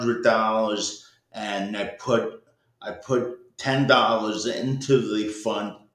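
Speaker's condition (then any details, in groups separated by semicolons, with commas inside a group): Cerebral palsy; present from birth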